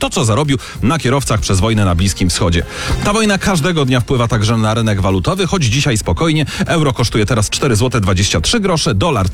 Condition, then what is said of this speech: None; typical speech.